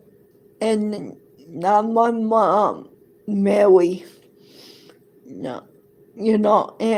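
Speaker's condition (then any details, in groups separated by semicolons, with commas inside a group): Cerebral palsy; present from birth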